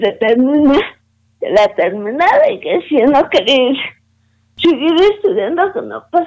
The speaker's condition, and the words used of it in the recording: Cerebral palsy. Tengo ciertas dificultades al hablar, al moverme, al tocar las cosas, pero todo el ojo normal.